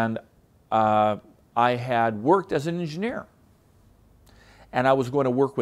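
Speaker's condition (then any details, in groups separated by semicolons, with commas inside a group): No condition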